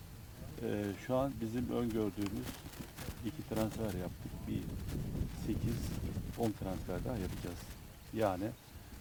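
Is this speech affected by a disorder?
No.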